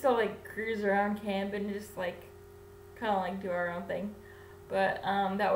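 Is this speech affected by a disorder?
Yes: cerebral palsy; infant ventilator.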